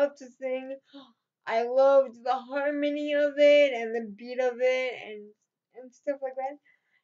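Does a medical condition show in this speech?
Yes: cerebral palsy.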